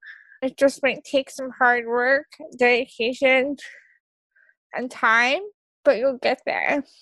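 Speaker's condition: Cerebral palsy; wheelchair use, onset before birth

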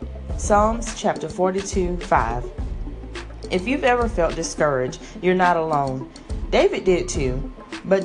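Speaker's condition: No condition

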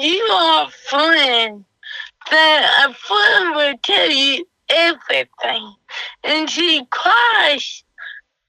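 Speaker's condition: Cerebral palsy; self-described as half-CP

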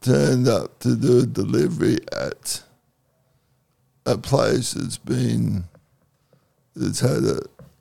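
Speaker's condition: Cerebral palsy; second COVID vaccine dose, Pfizer chosen on doctor's advice over AstraZeneca due to blood clot risk

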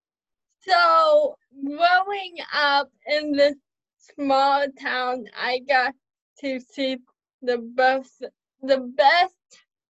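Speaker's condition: Cerebral palsy, spastic quadriplegic, mild

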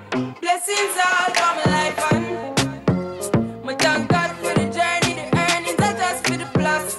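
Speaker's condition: No condition

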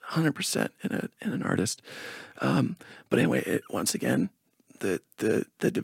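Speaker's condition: Spasmodic dysphonia; linked to singing training

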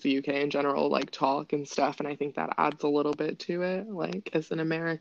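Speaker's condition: No condition

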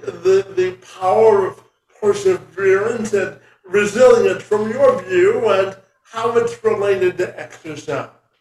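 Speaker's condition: Cerebral palsy; present from birth, lifelong wheelchair use, walker for exercise, muscles shrink or contract faster without exercise

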